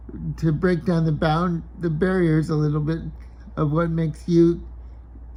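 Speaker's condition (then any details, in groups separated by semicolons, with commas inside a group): Cerebral palsy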